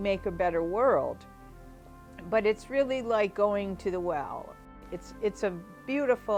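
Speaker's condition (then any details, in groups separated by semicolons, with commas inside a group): No condition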